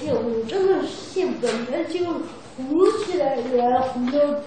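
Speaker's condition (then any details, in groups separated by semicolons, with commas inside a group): Cerebral palsy; cerebral palsy from birth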